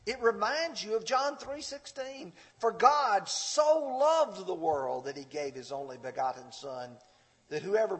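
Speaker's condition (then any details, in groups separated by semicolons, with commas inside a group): No condition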